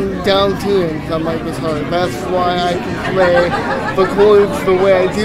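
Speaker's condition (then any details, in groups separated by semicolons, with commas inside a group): Cerebral palsy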